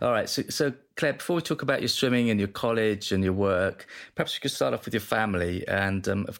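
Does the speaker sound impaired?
No.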